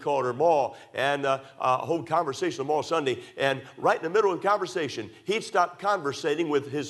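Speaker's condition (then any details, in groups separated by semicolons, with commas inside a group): No condition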